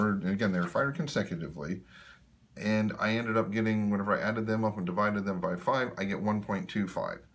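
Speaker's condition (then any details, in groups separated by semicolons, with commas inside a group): No condition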